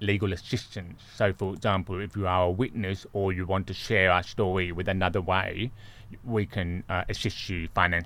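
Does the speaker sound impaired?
Yes: deafness; congenital deafness, born deaf.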